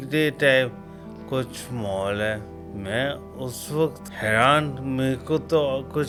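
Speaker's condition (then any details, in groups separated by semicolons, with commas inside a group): Coma after road accident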